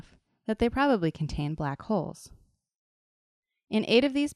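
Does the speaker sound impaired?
No.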